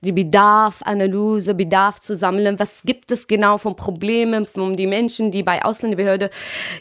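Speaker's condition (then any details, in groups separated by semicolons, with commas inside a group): No condition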